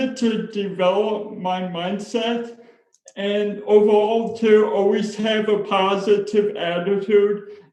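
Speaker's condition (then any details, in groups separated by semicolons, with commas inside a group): Spastic cerebral palsy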